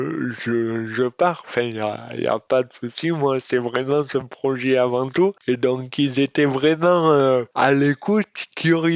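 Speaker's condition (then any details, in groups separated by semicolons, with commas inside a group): Dystonia; speech disorder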